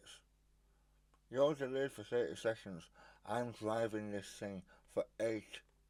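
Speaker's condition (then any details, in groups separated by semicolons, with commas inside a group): Stage 4 tongue cancer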